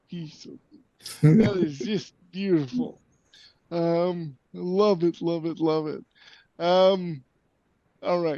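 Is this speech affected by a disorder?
Yes: cerebral palsy.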